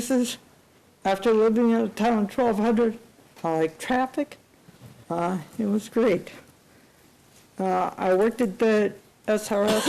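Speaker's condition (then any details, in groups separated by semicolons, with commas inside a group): Cerebral palsy; unable to type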